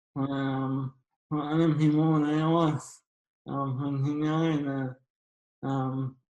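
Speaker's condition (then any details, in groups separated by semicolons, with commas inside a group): ALS; young onset, slow progressor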